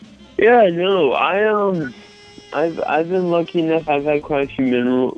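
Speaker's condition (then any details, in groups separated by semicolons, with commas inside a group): Mild cerebral palsy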